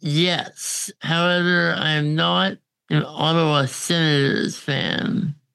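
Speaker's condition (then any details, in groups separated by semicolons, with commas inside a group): Congenital muscular dystrophy; goes out downtown independently with ventilator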